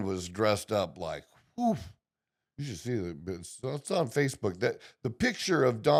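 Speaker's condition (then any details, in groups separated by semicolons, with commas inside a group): No condition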